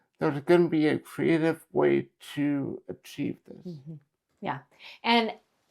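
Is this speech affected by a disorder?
Yes: cerebral palsy; speech affected.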